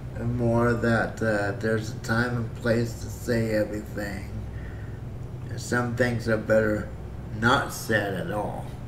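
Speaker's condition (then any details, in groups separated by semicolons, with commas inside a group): Cerebral palsy; breathing fine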